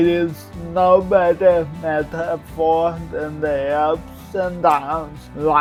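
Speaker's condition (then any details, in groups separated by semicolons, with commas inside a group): Cerebral palsy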